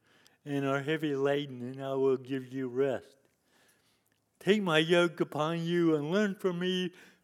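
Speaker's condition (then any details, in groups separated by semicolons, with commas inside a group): Cerebral palsy; lifelong disability since youth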